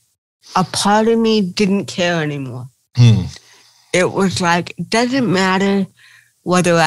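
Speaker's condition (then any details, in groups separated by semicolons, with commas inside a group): Cerebral palsy; speech therapy as preschooler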